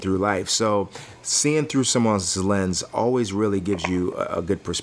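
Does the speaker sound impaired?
No.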